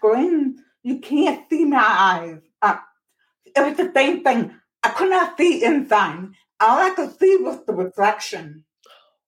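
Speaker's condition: Profoundly deaf, born profoundly deaf; speaks rather than signs, cannot hear to talk on phone, uses texting instead

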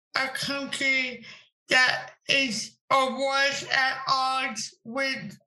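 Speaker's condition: Cerebral palsy; since birth, uses wheelchair, visibly disabled

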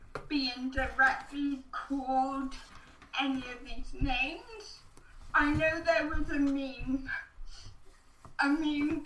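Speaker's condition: Cerebral palsy

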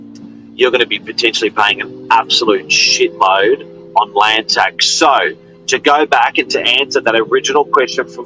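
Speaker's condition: No condition

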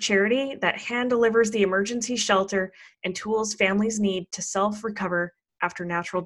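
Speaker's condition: No condition

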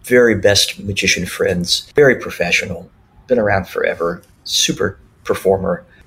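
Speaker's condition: Cleft lip and palate; speech classes in childhood

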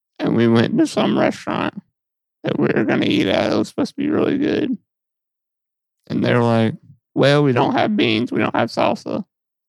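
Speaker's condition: Muscular dystrophy; lifelong

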